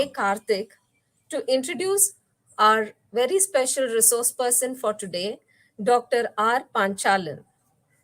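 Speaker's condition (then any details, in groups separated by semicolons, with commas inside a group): No condition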